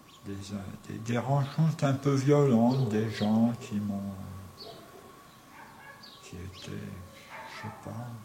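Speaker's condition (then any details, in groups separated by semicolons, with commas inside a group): Tongue cancer; tracheostomy after surgery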